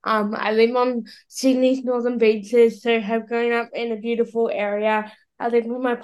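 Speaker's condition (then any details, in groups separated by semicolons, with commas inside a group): Cerebral palsy; carries spare cochlear implant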